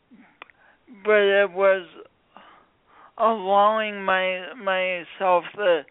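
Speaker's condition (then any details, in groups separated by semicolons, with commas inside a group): Speech impediment from birth injury; born few weeks early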